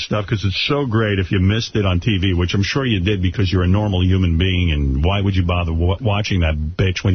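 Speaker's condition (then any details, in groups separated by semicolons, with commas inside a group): No condition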